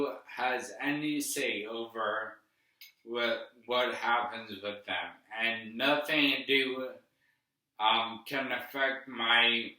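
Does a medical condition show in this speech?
Yes: brain injury; brainstem malformations, brain surgery at 32; affects how he talks.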